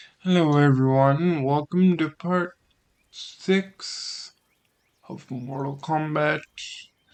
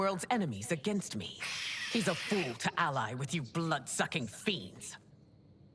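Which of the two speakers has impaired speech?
The first: cerebral palsy; limbs affected.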